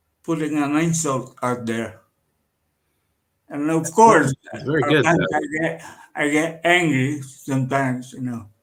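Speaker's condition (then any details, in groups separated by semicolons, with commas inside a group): Cerebral palsy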